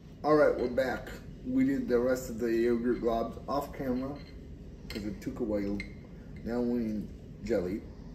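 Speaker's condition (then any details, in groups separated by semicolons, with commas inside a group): Cerebral palsy; uses wheelchair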